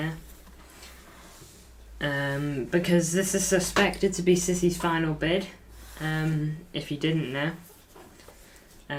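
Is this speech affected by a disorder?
No.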